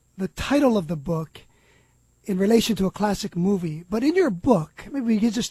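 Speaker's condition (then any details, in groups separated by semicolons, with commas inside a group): No condition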